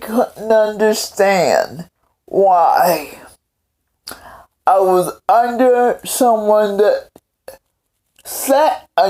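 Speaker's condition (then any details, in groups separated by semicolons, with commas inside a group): Cerebral palsy; several unnoticed strokes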